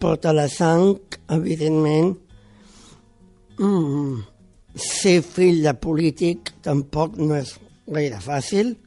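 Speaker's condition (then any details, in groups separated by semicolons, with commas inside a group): Down syndrome; congenital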